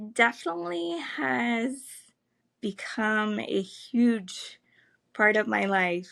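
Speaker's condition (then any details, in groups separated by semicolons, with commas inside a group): Cerebral palsy; spastic legs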